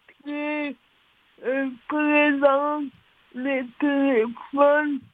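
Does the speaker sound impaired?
Yes: cerebral palsy; since birth, all four limbs affected.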